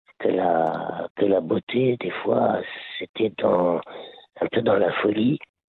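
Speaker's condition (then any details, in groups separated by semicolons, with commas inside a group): Laryngeal cancer; part of lung removed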